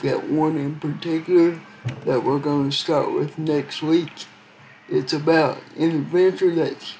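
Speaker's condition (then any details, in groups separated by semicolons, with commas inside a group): Cerebral palsy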